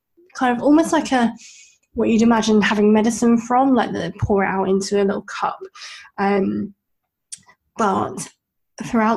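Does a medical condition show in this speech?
Yes: bilateral cleft lip and palate; congenital.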